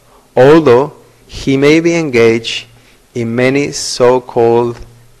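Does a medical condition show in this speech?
No.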